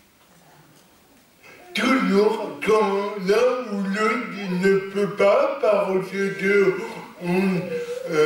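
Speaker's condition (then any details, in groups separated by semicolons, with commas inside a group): Cerebral palsy; lifelong, non-progressive; stable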